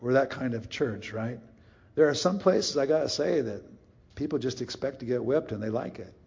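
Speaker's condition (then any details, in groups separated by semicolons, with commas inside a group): No condition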